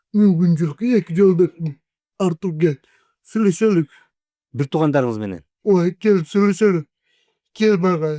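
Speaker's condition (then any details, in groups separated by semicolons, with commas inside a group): Cerebral palsy; 40 years with condition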